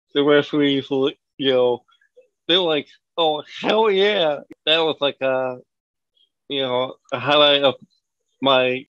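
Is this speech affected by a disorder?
Yes: cerebral palsy.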